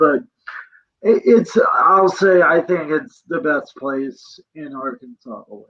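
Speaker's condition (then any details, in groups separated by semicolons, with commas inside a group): Cerebral palsy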